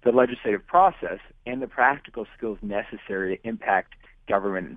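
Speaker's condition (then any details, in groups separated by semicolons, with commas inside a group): No condition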